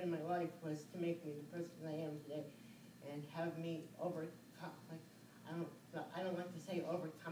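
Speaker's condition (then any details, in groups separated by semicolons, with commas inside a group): Cerebral palsy; from birth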